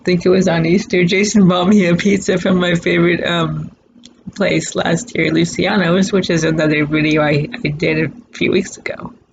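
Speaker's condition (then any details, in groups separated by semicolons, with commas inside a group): Cerebral palsy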